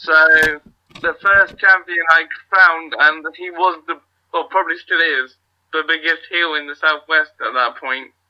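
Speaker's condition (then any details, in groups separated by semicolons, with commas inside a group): Cerebral palsy; wheelchair user, unable to wrestle actively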